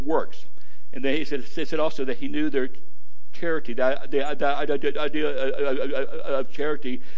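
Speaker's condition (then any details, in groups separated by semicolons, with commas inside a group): Stuttering; stuttering can lengthen a 25-minute message to 35 or 45 minutes; repeated sounds, repeated words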